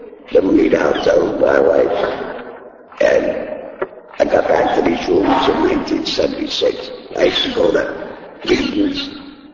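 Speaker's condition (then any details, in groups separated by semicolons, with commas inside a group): Laryngectomy; voice box removed by surgery, speech device placed in throat; talks with throat device, needs thumb to talk; taught to talk with throat device, cannot talk without thumb, earlier voice loss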